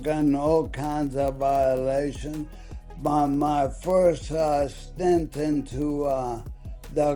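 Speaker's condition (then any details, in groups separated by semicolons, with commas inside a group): ALS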